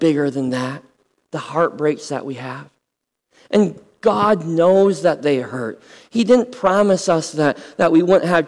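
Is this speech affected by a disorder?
Yes: cleft lip and palate; congenital.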